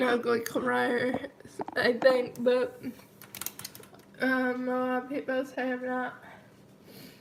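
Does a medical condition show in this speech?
Yes: cerebral palsy, mild.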